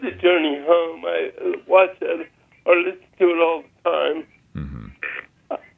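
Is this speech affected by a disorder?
Yes: spastic cerebral palsy; lifelong wheelchair use, now power chair for mobility.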